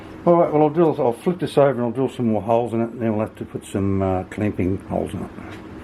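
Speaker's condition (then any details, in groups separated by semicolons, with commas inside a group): No condition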